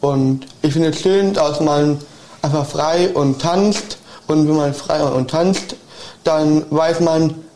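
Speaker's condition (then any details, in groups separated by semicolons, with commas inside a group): Down syndrome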